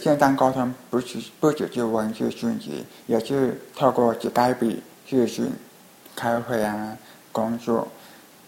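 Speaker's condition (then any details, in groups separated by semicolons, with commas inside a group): Hearing impairment; Skype video calls hard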